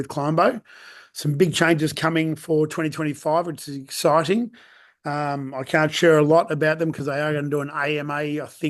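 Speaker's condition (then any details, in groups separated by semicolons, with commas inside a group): No condition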